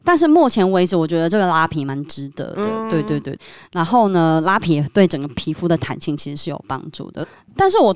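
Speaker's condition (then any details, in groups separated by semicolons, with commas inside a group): Submucous cleft palate; submucous cleft palate since childhood, former underbite, braces, insurance-covered orthognathic surgery advancing upper, retracting lower jaw; recent cough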